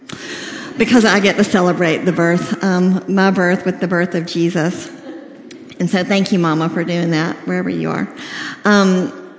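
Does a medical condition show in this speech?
Yes: cleft lip and palate, severe.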